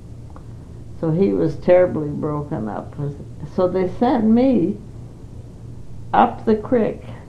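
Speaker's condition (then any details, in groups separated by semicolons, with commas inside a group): Parkinson's; not very able to do much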